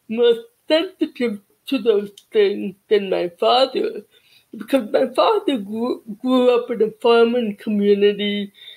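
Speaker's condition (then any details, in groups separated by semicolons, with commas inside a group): Cerebral palsy; childhood speech therapy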